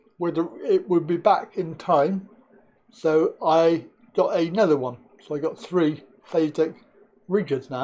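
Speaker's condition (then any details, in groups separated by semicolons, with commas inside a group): Cerebral palsy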